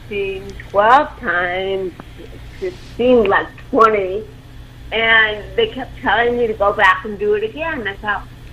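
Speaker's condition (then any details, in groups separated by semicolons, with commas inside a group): Cerebral palsy; involuntary movements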